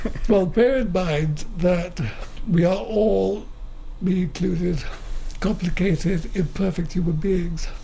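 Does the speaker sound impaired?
Yes: motor neuron disease; wheelchair user, breathing tube, phlegm cleared from throat, assistant and computer needed; no tracheotomy, refuses tracheotomy revival since it would end speech; still able to speak, lack of breath, swallowing easily goes the wrong way.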